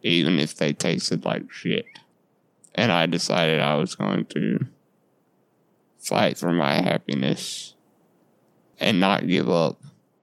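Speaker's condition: Duchenne muscular dystrophy; lifelong

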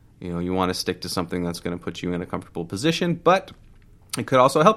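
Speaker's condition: No condition

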